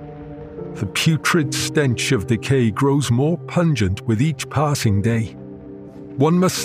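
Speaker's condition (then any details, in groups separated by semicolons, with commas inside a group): No condition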